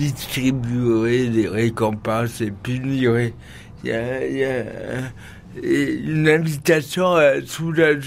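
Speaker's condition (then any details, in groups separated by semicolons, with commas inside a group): Cerebral palsy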